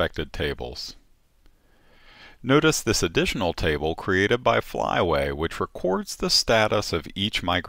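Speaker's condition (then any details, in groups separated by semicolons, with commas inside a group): No condition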